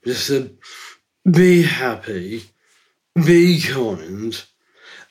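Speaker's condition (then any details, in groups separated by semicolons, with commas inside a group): Down syndrome; from birth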